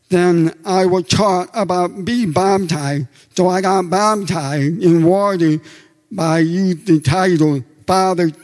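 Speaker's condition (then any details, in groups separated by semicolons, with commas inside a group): Deafness; comfortable speaking and using own voice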